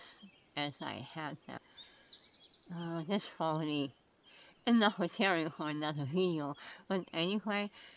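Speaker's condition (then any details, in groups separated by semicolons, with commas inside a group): Oral cancer; gum and mouth tumor, free flap, neck dissection, tracheostomy; 30 days radiation, 60 gray, tongue shielded; small mouth opening, swallowing difficulty, later regained dry swallow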